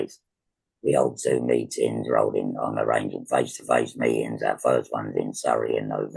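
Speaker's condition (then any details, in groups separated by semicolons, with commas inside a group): Laryngectomy for laryngeal cancer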